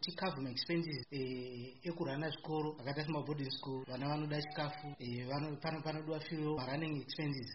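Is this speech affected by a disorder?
No.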